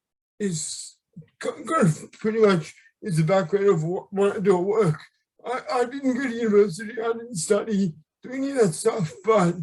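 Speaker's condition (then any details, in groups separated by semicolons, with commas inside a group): Left hemiplegia; left-sided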